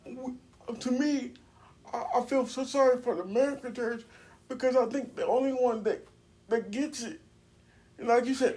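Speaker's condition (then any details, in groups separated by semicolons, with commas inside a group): Cerebral palsy; uses wheelchair, age 42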